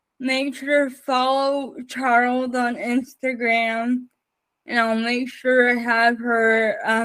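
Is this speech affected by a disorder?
Yes: spastic cerebral palsy, mixed.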